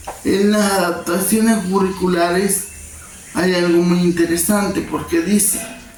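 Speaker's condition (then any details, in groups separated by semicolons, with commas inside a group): Cerebral palsy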